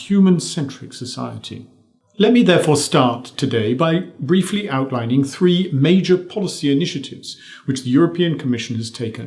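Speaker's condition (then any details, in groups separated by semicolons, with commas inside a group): No condition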